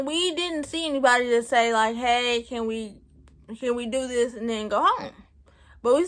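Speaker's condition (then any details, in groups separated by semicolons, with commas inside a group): Cerebral palsy; present since birth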